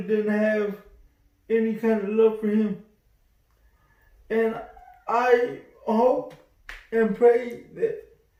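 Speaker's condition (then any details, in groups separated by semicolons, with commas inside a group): Cerebral palsy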